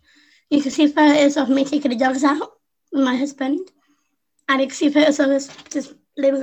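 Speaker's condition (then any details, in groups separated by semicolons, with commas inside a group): Down syndrome; learned to speak by copying younger sister Susie, second top grade and b in French speaking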